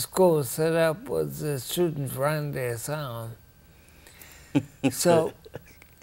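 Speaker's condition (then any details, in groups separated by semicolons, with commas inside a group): Ataxia; rare, progressive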